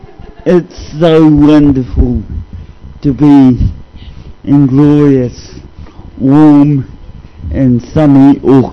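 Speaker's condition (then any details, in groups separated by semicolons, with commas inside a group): Cerebral palsy; discovered at age 2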